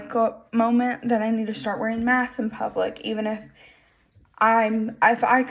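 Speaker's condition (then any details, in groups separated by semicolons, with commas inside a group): No condition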